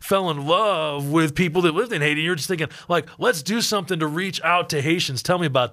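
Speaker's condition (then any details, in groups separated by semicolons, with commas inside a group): No condition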